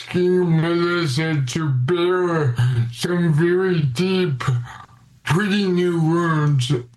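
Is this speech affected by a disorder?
Yes: cerebral palsy.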